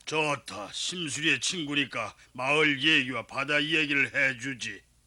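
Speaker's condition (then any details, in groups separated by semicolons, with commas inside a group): No condition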